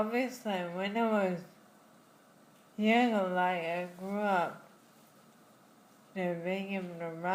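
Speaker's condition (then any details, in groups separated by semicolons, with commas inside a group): Friedreich's ataxia; diagnosed in childhood; wheelchair since teens, about 18 years since diagnosis, progressive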